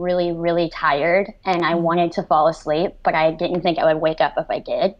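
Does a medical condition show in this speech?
Yes: cleft lip and palate, severe.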